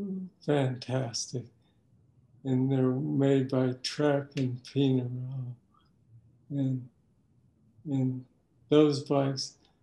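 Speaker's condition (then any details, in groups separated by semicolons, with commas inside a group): Parkinson's disease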